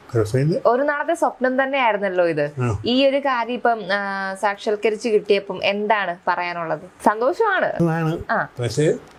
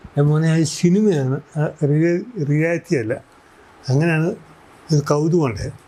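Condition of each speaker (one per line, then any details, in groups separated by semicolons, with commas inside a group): No condition
Cerebral palsy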